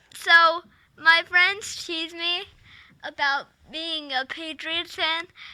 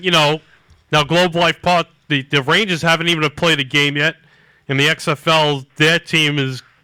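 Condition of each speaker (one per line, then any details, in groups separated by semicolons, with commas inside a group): Cerebral palsy
No condition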